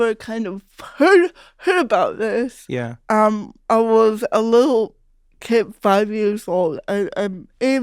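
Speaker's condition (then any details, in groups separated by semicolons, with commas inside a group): Cerebral palsy; speech sounds unusual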